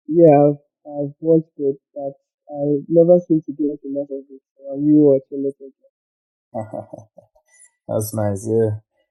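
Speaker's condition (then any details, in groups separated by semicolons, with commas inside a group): No condition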